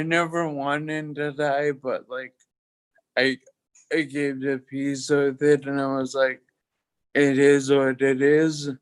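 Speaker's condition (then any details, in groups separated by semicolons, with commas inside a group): Toxic leukoencephalopathy, locked-in syndrome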